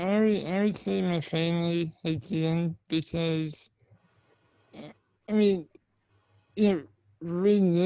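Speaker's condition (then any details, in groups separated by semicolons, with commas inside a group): Spinal muscular atrophy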